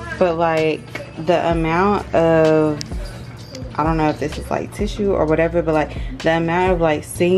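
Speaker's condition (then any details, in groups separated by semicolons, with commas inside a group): No condition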